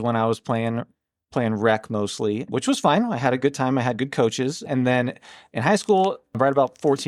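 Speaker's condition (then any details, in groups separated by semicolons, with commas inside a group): No condition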